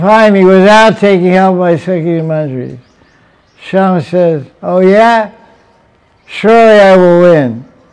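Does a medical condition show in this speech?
Yes: deafness; unsure of microphone volume.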